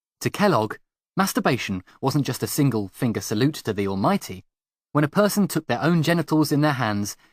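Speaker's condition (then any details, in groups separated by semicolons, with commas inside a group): No condition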